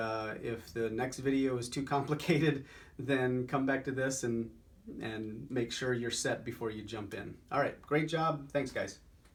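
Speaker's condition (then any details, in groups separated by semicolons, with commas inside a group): No condition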